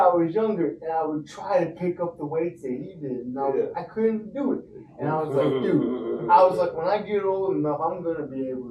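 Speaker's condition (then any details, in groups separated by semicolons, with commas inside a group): Cerebral palsy; from birth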